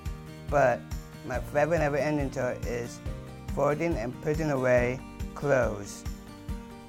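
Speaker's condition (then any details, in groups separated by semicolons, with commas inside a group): Down syndrome, trisomy 21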